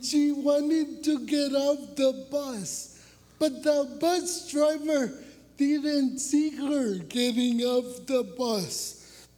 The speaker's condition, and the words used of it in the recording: Cerebral palsy. And you know, my curse that was my voice is the biggest blessing in my life.